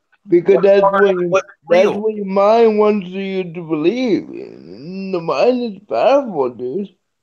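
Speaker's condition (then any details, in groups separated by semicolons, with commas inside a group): Cerebral palsy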